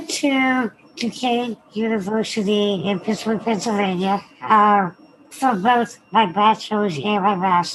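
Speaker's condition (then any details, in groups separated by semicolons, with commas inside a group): Spinal muscular atrophy; wheelchair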